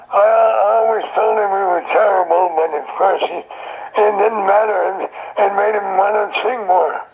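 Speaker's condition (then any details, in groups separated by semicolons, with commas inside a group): Throat cancer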